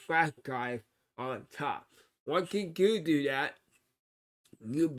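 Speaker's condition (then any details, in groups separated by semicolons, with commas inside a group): Cerebral palsy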